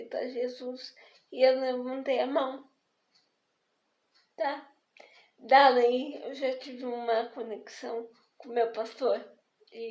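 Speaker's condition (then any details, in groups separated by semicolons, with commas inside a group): Spastic diplegic cerebral palsy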